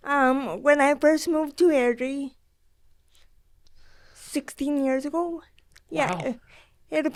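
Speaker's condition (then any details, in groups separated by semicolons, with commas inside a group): Cerebral palsy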